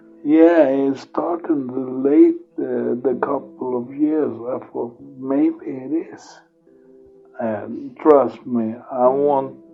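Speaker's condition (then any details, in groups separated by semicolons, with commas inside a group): Multiple sclerosis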